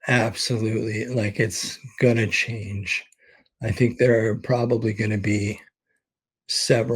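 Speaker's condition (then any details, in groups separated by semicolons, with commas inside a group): ALS; expects to lose voice very soon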